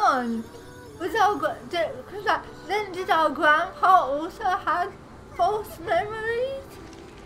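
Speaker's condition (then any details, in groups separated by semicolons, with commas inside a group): Cerebral palsy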